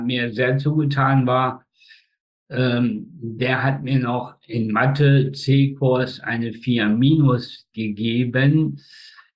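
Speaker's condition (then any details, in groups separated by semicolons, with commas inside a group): Spastic tetraparesis, spastic quadriplegia; birth injury, cord around neck, brain oxygen loss up to 15 minutes, four limbs, facial paralysis; speech control difficulties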